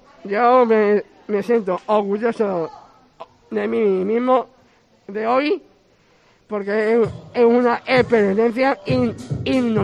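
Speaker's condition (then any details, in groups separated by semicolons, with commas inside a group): Down syndrome; chromosome 21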